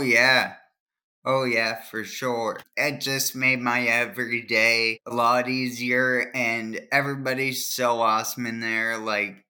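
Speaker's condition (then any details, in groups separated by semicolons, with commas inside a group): Cerebral palsy; trouble remembering multiple tasks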